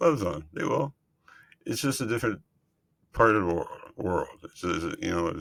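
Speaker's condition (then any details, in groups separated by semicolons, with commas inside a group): Multiple system atrophy; central hypoventilation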